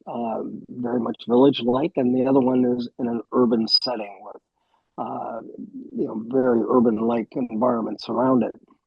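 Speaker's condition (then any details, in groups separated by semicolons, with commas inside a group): No condition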